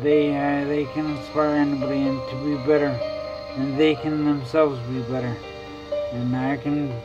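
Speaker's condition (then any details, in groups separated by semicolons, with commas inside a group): Traumatic brain injury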